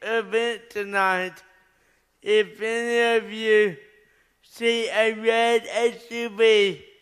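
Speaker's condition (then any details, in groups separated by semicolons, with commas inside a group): Cerebral palsy; allow straightening arm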